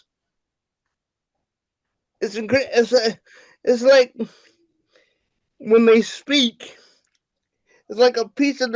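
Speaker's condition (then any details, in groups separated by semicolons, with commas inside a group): Cerebral palsy; wheelchair user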